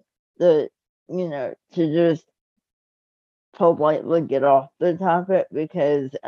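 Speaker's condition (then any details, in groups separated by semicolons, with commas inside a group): Cerebral palsy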